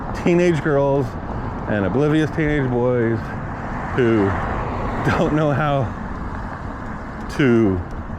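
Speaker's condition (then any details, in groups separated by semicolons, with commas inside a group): No condition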